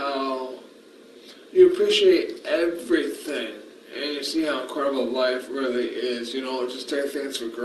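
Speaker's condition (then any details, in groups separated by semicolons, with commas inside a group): Traumatic brain injury; right side of head, moderate or worse, memory affected; injured at age 25, trouble remembering; relearned talking and swallowing liquids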